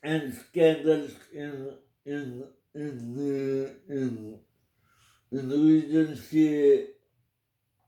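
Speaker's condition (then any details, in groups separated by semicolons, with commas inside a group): Cerebral palsy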